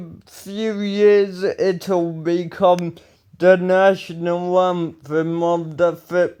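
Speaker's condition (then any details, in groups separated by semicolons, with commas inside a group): Ataxia; speech recently worse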